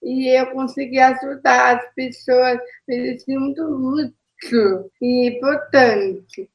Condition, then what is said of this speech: Down syndrome. Eu tenho um pouco de dificuldade para falar, dificuldade cognitiva.